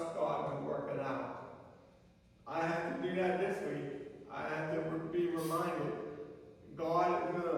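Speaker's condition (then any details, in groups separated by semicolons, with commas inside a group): Cerebral palsy; from birth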